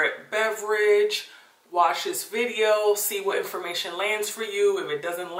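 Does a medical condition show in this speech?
No.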